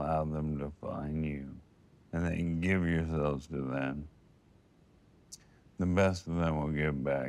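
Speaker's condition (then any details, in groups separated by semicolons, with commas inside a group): ALS; first symptom in one hand, likely bulbar form; died age 53, slowly progressive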